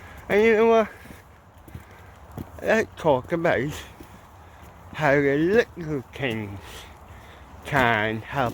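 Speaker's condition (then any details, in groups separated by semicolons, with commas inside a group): Cerebral palsy, ataxic, mild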